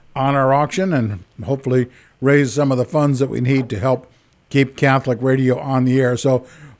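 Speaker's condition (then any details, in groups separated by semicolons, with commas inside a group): No condition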